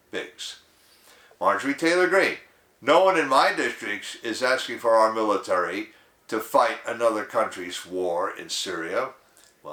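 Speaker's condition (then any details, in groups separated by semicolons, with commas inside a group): No condition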